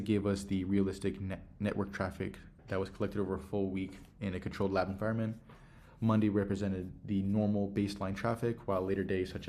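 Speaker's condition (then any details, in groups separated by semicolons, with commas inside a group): No condition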